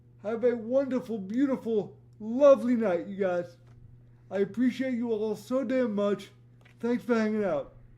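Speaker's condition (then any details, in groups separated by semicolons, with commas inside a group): Cerebral palsy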